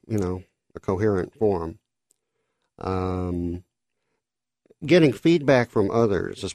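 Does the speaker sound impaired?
Yes: cleft lip and palate.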